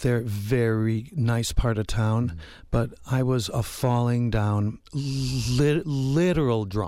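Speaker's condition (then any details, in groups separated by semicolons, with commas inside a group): Stutter, mild; little stutter, audible to listeners; repeated sounds, prolonged sounds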